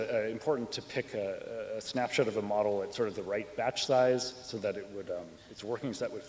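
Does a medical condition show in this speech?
No.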